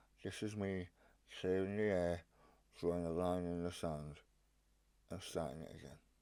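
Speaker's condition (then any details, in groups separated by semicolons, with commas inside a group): Stage 4 tongue cancer, hemiglossectomy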